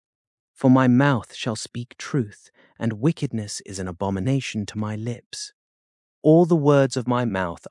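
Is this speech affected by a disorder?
No.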